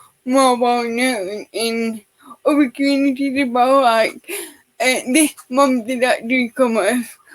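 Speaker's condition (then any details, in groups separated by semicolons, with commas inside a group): Cerebral palsy; affects all four limbs, part-time wheelchair user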